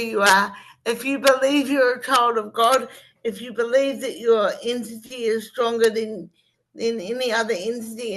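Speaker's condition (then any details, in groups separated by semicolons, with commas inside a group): Cerebral palsy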